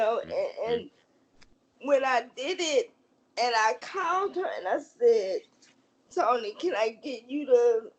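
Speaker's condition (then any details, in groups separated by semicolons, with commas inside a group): Cerebral palsy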